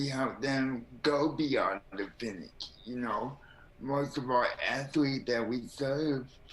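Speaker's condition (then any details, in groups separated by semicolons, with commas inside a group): Cerebral palsy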